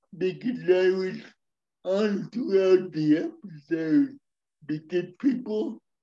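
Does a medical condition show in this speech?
Yes: speech impairment; speech not perfect.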